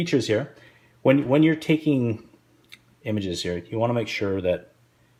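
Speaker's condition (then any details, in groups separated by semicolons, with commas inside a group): No condition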